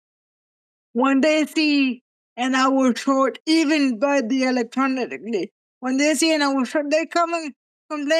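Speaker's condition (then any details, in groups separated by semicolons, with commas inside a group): Cerebral palsy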